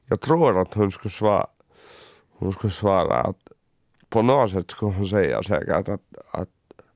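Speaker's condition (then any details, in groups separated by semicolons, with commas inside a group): Cerebral palsy; congenital, born two months premature at 1.69 kg, underdeveloped lungs, electric wheelchair user, cannot run, childhood habilitation courses at Folkhälsan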